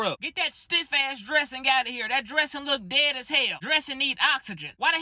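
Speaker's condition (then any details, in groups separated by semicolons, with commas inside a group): No condition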